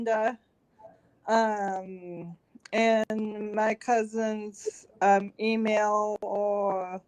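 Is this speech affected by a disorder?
Yes: cerebral palsy; since birth.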